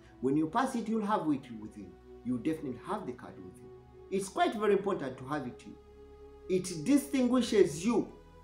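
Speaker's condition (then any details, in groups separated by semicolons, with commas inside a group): No condition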